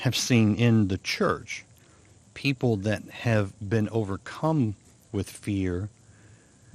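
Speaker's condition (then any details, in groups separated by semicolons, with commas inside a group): No condition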